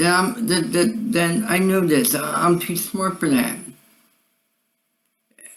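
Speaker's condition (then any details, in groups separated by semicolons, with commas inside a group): Cerebral palsy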